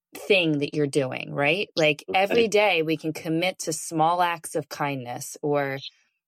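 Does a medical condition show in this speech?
No.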